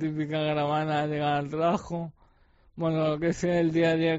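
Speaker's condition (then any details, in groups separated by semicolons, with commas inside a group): ALS; speaking somewhat difficult, facial and mouth muscles affected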